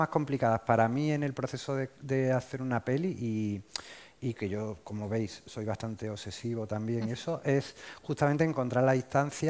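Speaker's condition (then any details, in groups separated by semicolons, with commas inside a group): No condition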